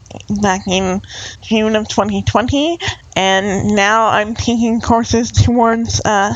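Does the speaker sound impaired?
Yes: cerebral palsy; cerebral palsy from brain damage at birth, uses wheelchair, support service dog Jax.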